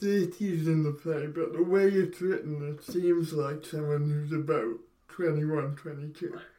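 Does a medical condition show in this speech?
Yes: cerebral palsy.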